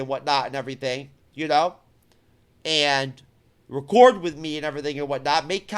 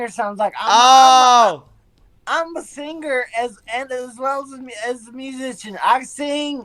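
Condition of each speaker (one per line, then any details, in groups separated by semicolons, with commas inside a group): No condition
Severe traumatic brain injury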